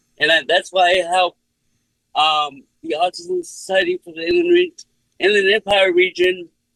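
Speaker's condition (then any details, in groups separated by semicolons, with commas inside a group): Cerebral palsy; speech unaffected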